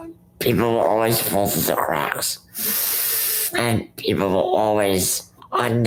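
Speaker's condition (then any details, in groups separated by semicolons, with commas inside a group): Rare muscular dystrophy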